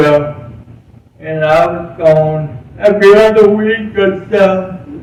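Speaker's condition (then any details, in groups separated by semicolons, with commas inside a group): Cerebral palsy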